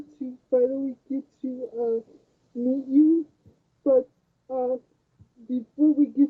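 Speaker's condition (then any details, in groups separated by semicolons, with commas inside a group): Cerebral palsy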